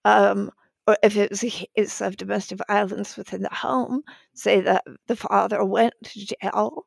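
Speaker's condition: Spasmodic dysphonia; vocal cord disorder, diagnosed after praying for normal voice, repeated Botox injections silenced voice; Botox injections given up years ago, speaking without treatment; voice may sound like glitching audio, shaky, likened to NPR host Diane Rehm

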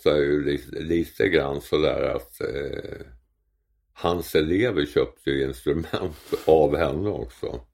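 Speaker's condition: Tongue cancer; like a wound

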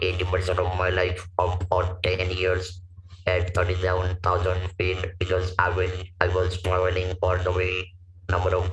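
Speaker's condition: Laryngectomy for vocal cord cancer, stage 4 vocal cord cancer; speaks with electrolarynx; lost natural voice, hoarse then whispering, wrote 3 months, robotic electrolarynx voice, no pitch or emotion

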